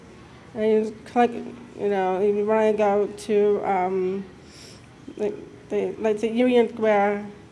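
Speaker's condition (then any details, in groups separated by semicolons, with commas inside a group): Deafness; signs with family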